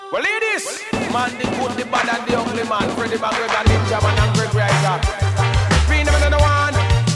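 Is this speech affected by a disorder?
No.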